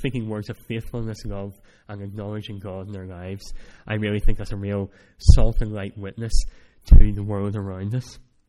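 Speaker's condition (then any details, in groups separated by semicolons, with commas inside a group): Cleft palate; speech not that clear at times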